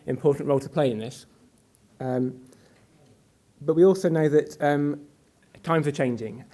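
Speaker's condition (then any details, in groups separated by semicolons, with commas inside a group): No condition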